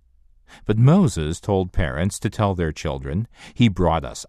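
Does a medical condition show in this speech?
No.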